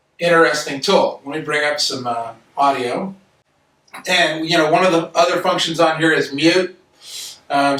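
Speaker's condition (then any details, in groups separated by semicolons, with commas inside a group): No condition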